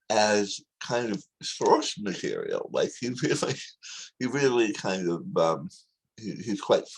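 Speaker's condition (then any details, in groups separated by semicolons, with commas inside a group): Tongue cancer surgery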